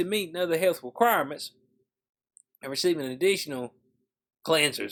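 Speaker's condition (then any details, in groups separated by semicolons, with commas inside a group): No condition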